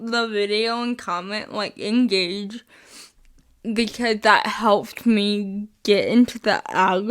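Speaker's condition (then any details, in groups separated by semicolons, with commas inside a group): Spastic cerebral palsy, mixed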